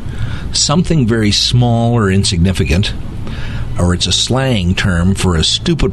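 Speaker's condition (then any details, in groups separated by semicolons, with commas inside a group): No condition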